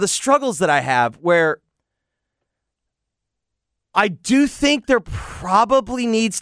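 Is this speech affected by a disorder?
No.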